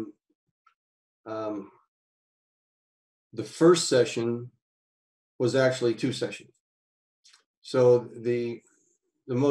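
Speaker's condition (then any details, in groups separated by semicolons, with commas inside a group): No condition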